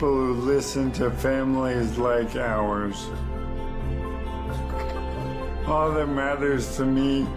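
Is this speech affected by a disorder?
Yes: ALS; progressive muscle weakness, healthy a year before, spread to whole body including voice within a year, later eye-gaze computer; muscles weakening, losing ability to walk, expects to need ventilator; losing ability to speak.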